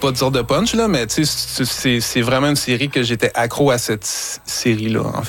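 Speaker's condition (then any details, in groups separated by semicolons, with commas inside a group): Stuttering; hereditary genetic neurodevelopmental, lifelong, interrupted neural speech connections, many absurd cure methods proposed, age 47; still stutters, speaking can be a struggle; repeated sounds, prolonged sounds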